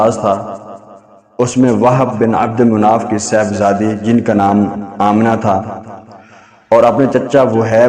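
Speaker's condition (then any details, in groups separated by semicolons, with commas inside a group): No condition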